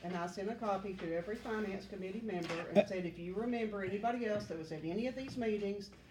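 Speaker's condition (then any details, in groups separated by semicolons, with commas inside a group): No condition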